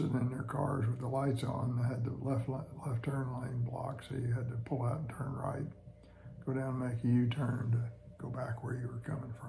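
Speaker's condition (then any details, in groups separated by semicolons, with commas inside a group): Parkinson's disease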